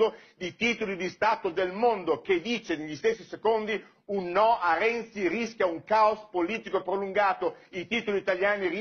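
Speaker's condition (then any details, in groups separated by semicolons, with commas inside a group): No condition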